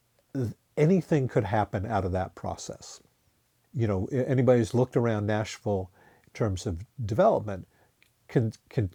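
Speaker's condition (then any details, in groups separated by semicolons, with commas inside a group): No condition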